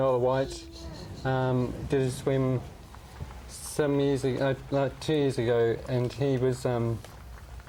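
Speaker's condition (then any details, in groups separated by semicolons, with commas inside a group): Motor neurone disease; degenerative; about two years since diagnosis, needs help with most tasks; some voice difficulty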